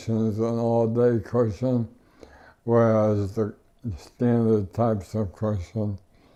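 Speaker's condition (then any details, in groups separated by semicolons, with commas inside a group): ALS; no tracheostomy, power wheelchair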